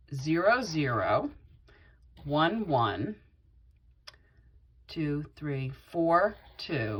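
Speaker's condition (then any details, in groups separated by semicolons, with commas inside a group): No condition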